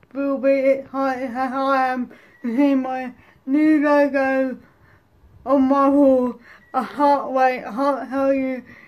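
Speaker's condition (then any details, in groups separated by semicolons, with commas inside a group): Cerebral palsy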